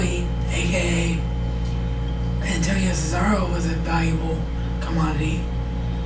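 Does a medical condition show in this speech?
Yes: cerebral palsy; wheelchair bound.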